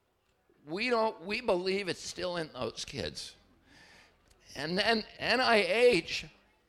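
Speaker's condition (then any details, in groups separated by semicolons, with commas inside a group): Spasmodic dystonia; onset at age 42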